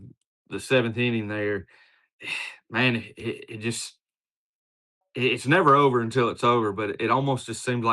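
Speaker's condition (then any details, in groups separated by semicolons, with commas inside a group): No condition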